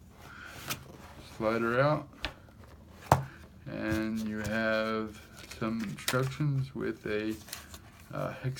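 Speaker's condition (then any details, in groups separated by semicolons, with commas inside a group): Cerebral palsy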